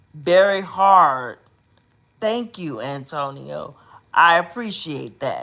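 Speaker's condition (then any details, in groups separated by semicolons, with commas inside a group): Cerebral palsy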